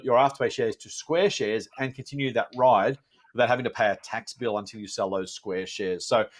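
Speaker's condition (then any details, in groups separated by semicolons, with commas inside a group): No condition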